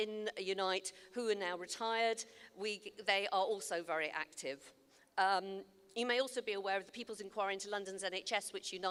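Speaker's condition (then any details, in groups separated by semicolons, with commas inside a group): No condition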